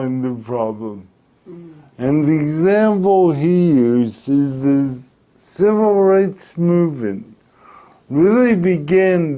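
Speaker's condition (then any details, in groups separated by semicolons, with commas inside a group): Cerebral palsy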